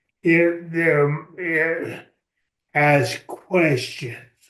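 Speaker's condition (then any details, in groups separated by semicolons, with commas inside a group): ALS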